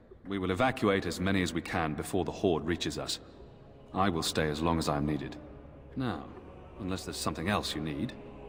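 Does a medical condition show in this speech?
No.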